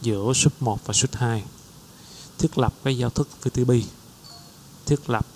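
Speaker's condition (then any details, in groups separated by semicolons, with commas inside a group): No condition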